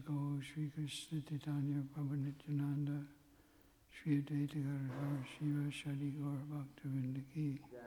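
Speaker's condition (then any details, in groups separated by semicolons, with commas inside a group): Parkinson's; tremor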